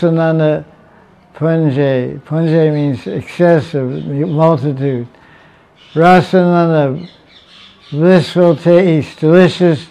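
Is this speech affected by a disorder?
Yes: deafness; self-reported; fluent spoken lecture, reads translations aloud, relies on audience feedback for volume.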